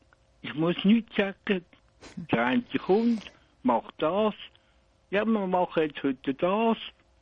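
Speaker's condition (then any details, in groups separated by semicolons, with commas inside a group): Oral cavity cancer, partial glossectomy; oral cavity cancer diagnosed 2 years ago at about 56, half of tongue removed, neck opened surgically, tracheotomy; torn diaphragm, cannot breathe properly, not expected to improve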